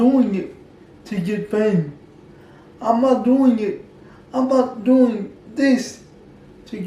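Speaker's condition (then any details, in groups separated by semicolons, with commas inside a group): Cerebral palsy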